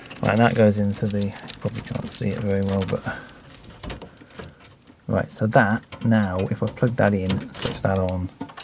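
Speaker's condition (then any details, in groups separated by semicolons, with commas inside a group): No condition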